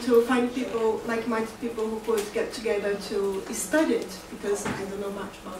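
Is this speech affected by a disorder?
No.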